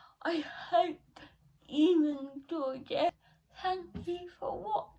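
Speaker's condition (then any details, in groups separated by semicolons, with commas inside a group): Cerebral palsy; not quadriplegic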